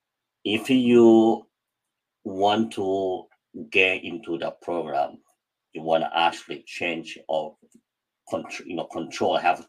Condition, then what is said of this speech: Cleft palate. Every single word I said a million times before.